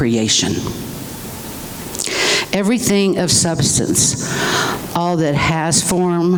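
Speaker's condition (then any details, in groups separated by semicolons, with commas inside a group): No condition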